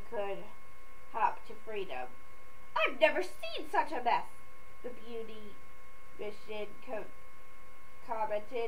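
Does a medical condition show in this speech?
No.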